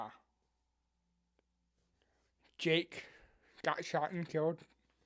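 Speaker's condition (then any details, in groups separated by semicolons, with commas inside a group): Cerebral palsy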